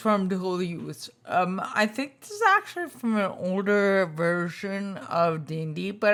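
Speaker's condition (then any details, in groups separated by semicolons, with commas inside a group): Spinocerebellar ataxia type 2, SCA2; tongue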